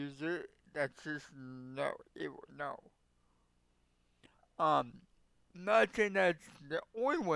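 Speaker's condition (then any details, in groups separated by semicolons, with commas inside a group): Cerebral palsy; affects legs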